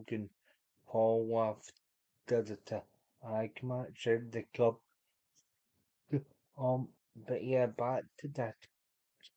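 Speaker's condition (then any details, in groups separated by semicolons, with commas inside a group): Cerebral palsy; unable to walk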